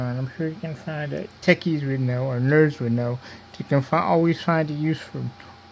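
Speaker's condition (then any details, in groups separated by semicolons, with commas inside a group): Cerebral palsy; diplegia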